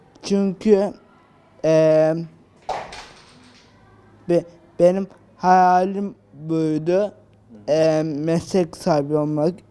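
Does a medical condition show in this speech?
Yes: cerebral palsy; premature birth, about 18 operations; wheelchair user, now stepping, intensive physiotherapy, occupational therapy; previously nonverbal, now speaks with everyone.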